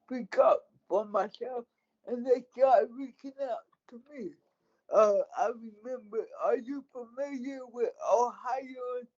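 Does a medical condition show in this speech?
Yes: cerebral palsy; speech affected.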